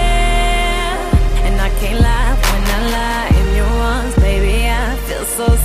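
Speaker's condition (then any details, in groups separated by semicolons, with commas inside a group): No condition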